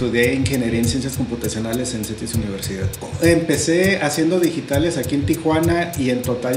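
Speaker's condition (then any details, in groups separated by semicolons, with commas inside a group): No condition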